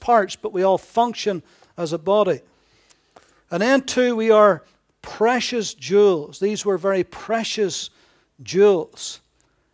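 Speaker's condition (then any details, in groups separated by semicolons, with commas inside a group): No condition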